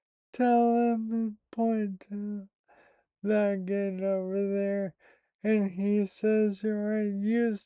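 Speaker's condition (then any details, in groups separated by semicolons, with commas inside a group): Primary lateral sclerosis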